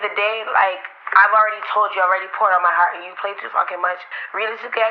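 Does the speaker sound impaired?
No.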